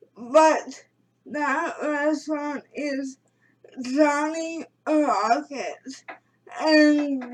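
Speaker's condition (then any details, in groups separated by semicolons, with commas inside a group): Cerebral palsy; premature birth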